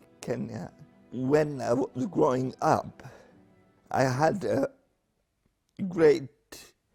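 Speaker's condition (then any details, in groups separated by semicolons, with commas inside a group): Spastic paraplegia with essential tremor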